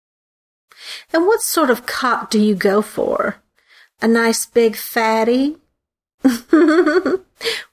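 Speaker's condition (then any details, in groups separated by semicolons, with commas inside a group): No condition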